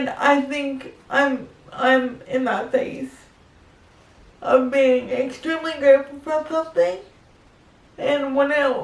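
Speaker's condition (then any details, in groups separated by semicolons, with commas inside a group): Cerebral palsy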